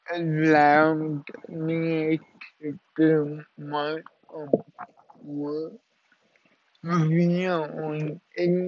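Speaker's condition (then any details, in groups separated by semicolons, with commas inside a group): Cerebral palsy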